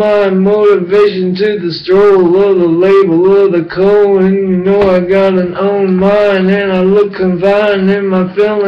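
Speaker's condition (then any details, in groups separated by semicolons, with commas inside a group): Brain injury; bicycle accident head injury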